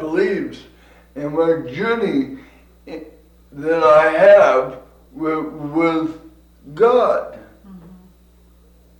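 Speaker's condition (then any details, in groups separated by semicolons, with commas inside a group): Cerebral palsy; from birth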